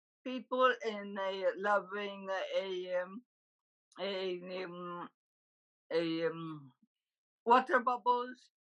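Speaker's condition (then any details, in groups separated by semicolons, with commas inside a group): Huntington's disease; confirmed by genetic test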